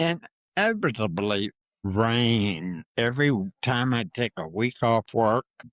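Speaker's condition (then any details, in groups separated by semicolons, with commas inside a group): Parkinson's disease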